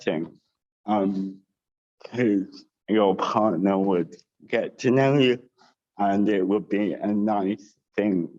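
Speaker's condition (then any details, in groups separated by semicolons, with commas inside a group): Cerebral palsy with dysarthria; all four limbs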